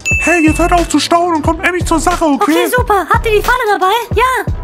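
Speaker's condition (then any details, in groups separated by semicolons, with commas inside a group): No condition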